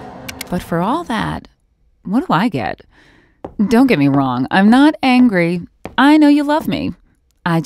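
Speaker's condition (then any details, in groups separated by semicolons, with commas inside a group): No condition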